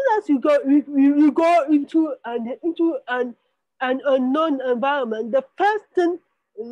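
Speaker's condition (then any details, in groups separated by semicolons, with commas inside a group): Spastic cerebral palsy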